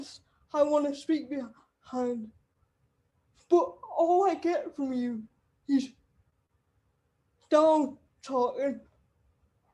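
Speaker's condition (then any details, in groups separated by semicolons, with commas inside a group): Cerebral palsy; wheelchair user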